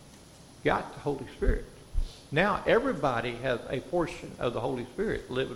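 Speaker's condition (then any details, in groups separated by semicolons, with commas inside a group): No condition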